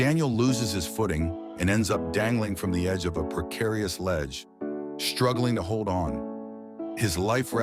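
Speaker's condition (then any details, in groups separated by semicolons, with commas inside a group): No condition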